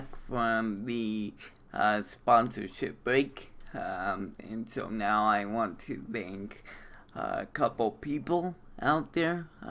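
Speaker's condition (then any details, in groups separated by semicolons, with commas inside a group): Cerebral palsy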